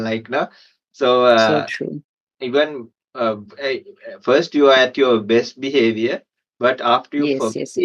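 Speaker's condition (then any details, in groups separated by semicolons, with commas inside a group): No condition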